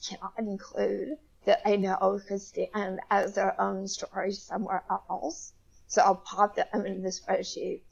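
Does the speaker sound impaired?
Yes: spasmodic dysphonia; vocal disorder audible in recording.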